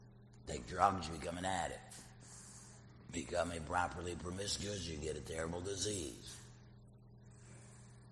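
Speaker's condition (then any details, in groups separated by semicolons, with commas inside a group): Laryngectomy; voice prosthesis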